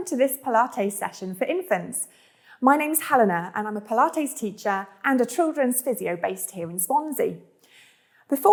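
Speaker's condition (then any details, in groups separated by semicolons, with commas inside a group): No condition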